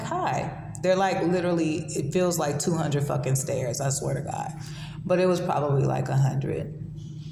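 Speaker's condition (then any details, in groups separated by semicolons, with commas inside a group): No condition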